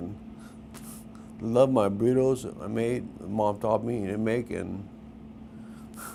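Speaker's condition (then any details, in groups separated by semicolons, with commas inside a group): Brain injury; speech impairment, sounds drunk or high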